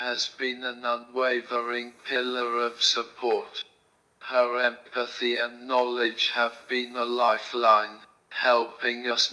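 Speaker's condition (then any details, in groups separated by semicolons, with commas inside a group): Motor neurone disease; speech and breathing affected, cannot breathe unaided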